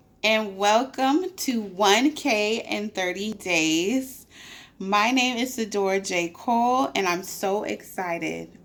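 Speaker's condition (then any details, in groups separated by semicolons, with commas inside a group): No condition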